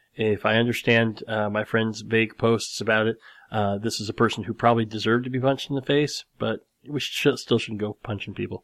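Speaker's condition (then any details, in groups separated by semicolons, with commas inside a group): Cleft lip and palate; nose still slightly crooked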